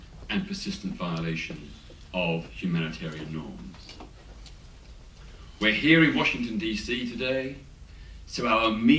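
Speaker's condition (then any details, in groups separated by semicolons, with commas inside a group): No condition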